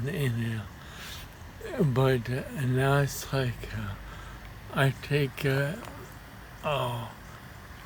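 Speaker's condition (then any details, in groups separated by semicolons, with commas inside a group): Parkinson's; ataxia form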